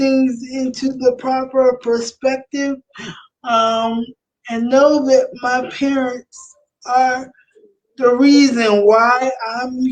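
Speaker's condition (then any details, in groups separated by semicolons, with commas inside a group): Cerebral palsy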